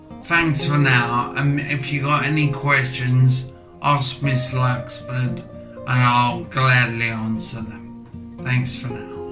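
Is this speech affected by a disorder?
Yes: multiple sclerosis; six years since onset; speech worse after midday.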